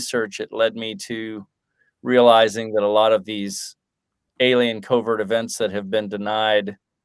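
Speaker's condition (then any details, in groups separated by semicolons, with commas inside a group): No condition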